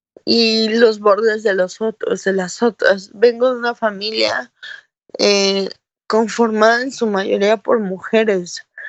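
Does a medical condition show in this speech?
Yes: cerebral palsy.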